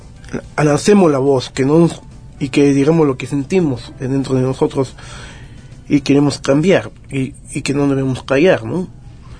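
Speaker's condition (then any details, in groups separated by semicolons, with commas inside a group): Down syndrome; congenital, trisomy 21, age 24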